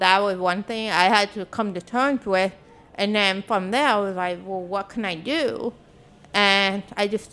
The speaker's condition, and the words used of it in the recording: Deafness. And most people don't realize I'm deaf, but, like, I am.